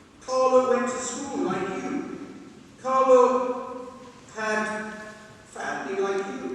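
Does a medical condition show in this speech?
No.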